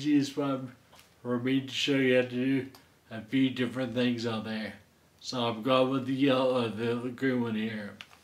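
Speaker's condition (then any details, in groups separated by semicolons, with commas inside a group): Friedreich's ataxia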